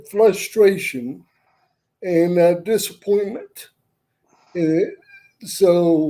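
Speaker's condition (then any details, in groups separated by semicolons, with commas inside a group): Cerebral palsy; uses wheelchair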